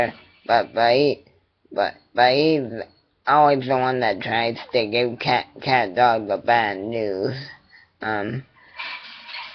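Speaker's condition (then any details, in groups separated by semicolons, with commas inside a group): Cerebral palsy; attending therapy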